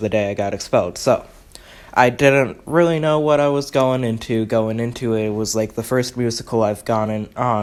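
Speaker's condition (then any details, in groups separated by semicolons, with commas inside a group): No condition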